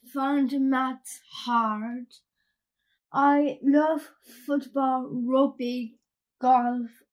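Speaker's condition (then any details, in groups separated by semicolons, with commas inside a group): Down syndrome; extra copy of chromosome 21, present from birth; age 12, attends special school, St. Augustine's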